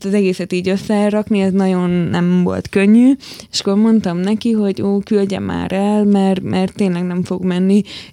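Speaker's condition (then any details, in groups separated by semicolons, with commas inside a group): Hearing loss, hard of hearing, hearing aids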